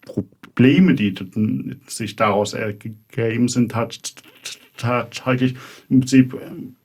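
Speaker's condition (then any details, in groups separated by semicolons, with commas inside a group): Stuttering; severity varies in phases, handled openly; audible stuttering; stuttering never severe enough to stop finishing a reporting story; repeated sounds, blocks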